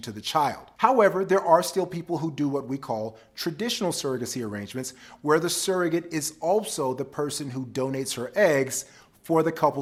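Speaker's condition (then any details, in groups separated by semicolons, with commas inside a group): No condition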